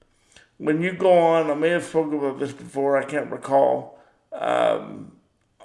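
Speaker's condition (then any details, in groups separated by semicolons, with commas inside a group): Cerebral palsy; power wheelchair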